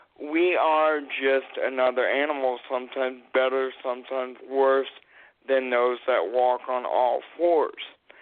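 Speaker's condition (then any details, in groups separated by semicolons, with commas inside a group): Cerebral palsy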